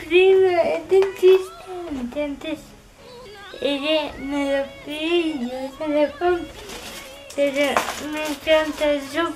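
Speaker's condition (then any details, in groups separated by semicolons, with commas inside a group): Cerebral palsy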